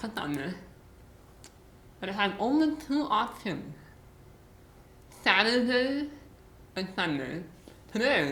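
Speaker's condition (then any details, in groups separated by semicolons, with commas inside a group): Muscular dystrophy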